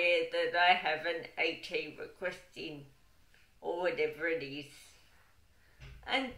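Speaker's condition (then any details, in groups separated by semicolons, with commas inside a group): Cerebral palsy; wheelchair user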